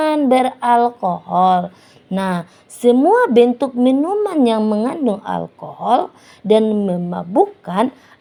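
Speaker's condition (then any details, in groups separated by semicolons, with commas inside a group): No condition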